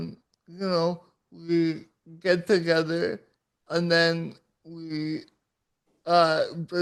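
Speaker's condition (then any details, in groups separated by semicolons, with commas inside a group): Cerebral palsy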